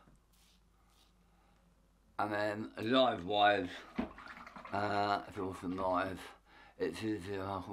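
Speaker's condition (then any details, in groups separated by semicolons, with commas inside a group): Tongue cancer; half tongue removed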